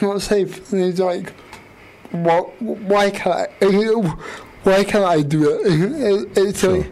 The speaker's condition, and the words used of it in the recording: Cerebral palsy. I think I'm understandable, but it's obvious that I got a speech impediment.